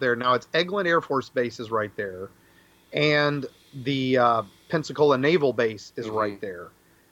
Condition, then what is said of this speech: No condition.